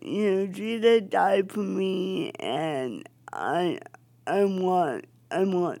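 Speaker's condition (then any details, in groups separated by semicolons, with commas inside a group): Cerebral palsy; earlier physical therapy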